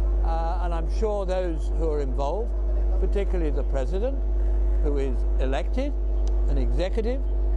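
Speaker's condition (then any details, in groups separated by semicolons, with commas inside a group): No condition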